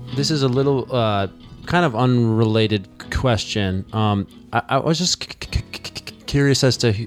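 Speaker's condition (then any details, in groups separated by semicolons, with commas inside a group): Stuttering; past fluency shaping therapy; fluency shaping not used now; trying hard not to stutter goes badly; repeated sounds, repeated words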